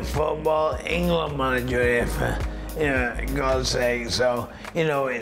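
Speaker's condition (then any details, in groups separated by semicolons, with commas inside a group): Motor neurone disease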